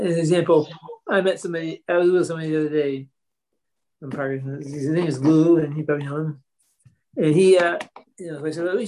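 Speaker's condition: Parkinson's disease; speech affected by Parkinson's and DBS surgery

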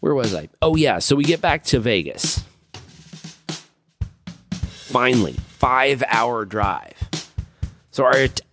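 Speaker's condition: No condition

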